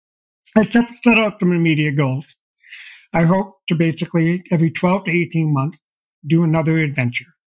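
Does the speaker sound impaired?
Yes: deafblindness; progressive, diagnosed at age 28, expects eventual total blindness; some vision remaining.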